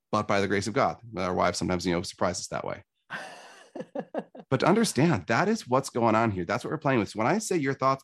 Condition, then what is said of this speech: No condition.